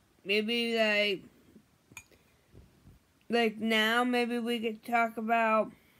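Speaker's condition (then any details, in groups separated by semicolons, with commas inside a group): Brain injury; memory problems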